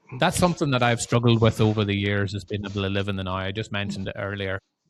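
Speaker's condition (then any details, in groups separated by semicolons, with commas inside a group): No condition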